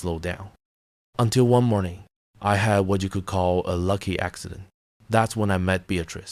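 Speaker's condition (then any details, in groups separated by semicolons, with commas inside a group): No condition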